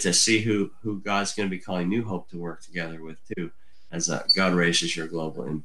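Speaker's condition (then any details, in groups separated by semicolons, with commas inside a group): Cleft lip and palate; from birth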